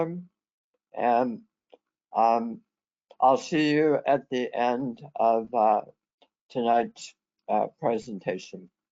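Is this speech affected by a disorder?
Yes: head and neck cancer.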